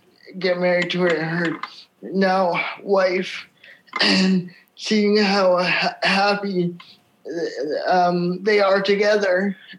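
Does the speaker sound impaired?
Yes: cerebral palsy; from birth, wheelchair user.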